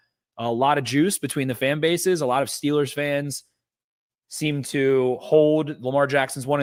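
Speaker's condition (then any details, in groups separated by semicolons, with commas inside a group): No condition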